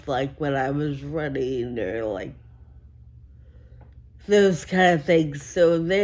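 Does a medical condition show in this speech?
Yes: Friedreich ataxia.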